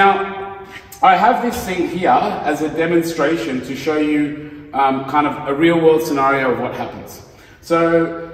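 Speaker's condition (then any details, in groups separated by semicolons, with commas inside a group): No condition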